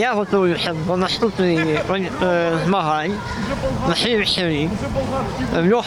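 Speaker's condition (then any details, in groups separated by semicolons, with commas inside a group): Cerebral palsy; from birth, congenital lip and jaw defects, five operations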